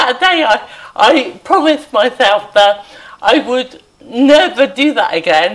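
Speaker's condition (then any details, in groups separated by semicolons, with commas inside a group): Cerebral palsy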